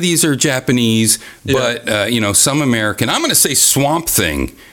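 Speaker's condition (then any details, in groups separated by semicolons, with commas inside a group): No condition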